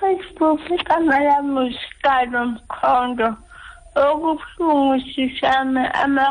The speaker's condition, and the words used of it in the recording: Cerebral palsy. Write, I can still speak. And believe me, I do speak.